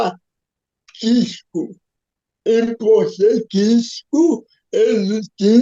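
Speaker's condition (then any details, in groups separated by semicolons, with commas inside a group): Cerebral palsy; physical disability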